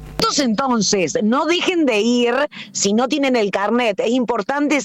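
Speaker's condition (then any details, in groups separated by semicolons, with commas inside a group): No condition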